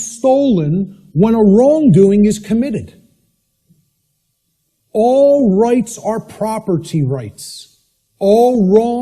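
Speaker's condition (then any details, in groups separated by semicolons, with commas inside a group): No condition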